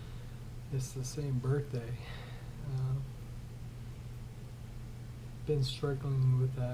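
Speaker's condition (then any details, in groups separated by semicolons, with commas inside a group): ALS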